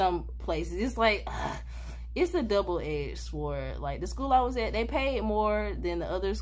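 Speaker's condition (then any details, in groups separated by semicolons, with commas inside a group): No condition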